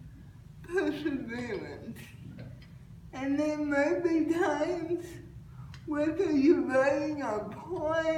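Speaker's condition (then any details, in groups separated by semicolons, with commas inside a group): Cerebral palsy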